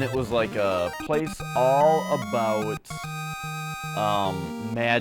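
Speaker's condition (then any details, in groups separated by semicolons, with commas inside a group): No condition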